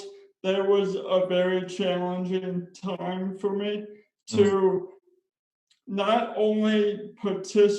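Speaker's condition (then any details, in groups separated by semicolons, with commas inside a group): Spastic cerebral palsy; speech impairment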